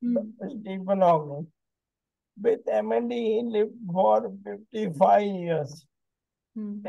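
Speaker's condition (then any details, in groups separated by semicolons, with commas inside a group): ALS; onset right index finger; symptoms about a year before diagnosis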